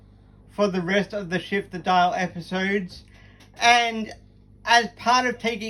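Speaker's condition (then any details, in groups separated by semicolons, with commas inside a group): Cerebral palsy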